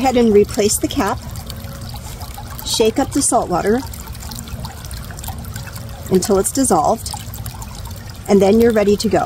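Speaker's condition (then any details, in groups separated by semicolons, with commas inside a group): No condition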